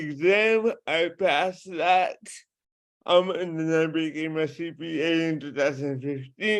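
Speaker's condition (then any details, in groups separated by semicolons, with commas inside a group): Cerebral palsy; speech impediment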